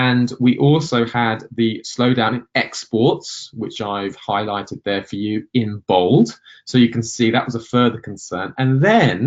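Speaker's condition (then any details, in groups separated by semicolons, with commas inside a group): No condition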